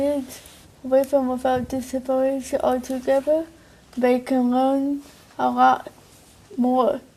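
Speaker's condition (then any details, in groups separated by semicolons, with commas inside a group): Cerebral palsy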